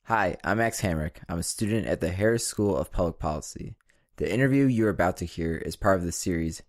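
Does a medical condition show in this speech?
No.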